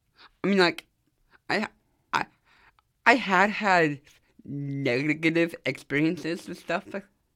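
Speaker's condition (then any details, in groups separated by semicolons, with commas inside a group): Down syndrome; from birth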